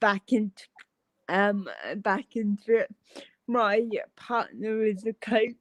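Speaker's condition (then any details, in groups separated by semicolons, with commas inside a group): Cerebral palsy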